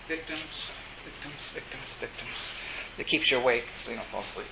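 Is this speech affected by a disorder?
No.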